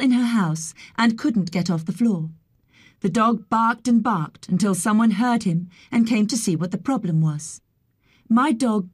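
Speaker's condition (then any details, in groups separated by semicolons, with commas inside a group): No condition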